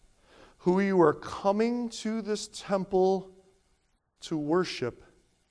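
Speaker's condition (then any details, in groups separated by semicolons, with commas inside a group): No condition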